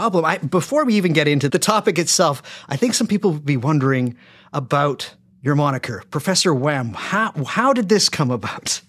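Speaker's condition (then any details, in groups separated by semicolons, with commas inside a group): No condition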